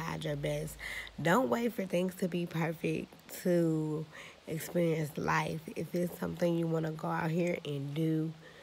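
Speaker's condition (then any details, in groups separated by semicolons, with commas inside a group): Cerebral palsy; spastic cerebral palsy from birth, lower body, tight muscles; now talking and breathing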